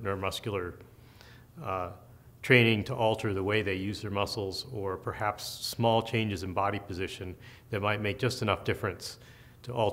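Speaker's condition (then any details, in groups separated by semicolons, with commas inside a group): No condition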